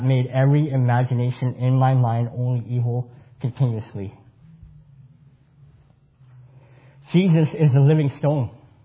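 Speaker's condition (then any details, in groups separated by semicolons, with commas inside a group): Cleft palate; congenital cleft palate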